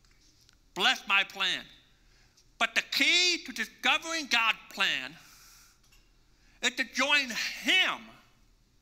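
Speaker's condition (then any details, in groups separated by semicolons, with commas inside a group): Deafness; congenital, 80% hearing loss since birth, relies on lip reading; masks over lips block understanding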